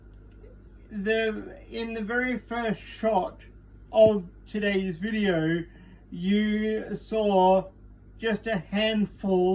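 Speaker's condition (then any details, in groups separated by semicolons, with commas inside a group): Cerebral palsy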